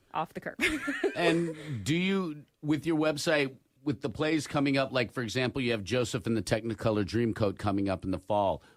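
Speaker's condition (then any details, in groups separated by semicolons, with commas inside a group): No condition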